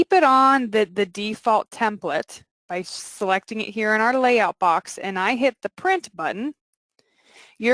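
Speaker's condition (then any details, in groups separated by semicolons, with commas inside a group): No condition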